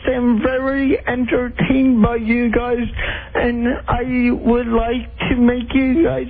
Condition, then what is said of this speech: Cerebral palsy. The thing that's getting me is this sounds like every guy that's ever called us and tried to pretend that he has CP.